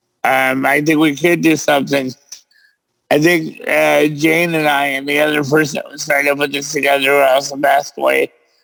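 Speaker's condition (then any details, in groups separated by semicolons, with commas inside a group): Cerebral palsy; present since birth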